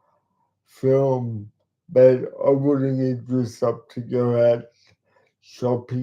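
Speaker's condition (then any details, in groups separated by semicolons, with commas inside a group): Cerebral palsy; talks slowly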